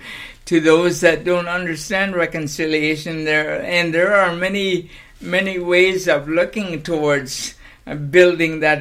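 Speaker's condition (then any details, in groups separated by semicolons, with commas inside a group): Cerebral palsy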